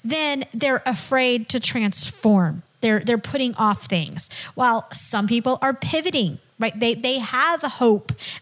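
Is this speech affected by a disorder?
No.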